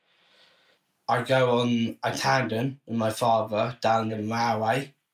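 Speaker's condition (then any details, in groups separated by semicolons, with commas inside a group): Down syndrome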